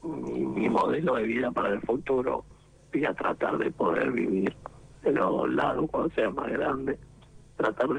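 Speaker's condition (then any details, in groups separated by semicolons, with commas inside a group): Laryngectomy, esophageal speech; total laryngectomy for cancer of larynx and vocal cords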